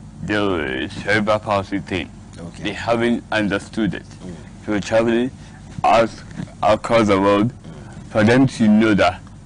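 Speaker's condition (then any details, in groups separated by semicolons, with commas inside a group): Cerebral palsy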